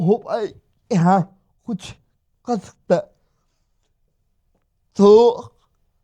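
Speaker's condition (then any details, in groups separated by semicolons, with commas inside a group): Cerebral palsy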